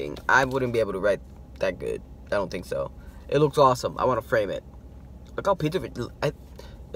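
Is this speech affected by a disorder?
No.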